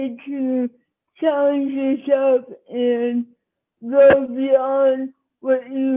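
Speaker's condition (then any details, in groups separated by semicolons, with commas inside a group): Cerebral palsy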